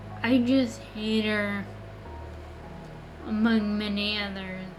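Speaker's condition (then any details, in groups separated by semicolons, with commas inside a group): Friedreich's ataxia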